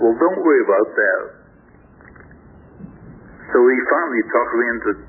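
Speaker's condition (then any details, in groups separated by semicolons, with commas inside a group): Stroke affecting throat muscles; first stroke about 3 years ago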